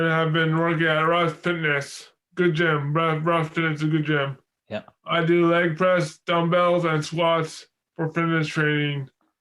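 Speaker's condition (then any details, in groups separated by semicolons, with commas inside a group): Traumatic brain injury; car crash, impaired balance and coordination; coma about three months, rehab and physiotherapy, much improved; dysarthria, weak speech muscles, unclear effortful speech, sounds drunk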